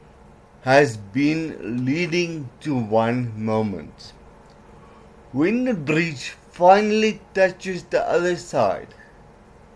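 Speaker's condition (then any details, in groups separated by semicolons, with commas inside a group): Cerebral palsy; some words unclear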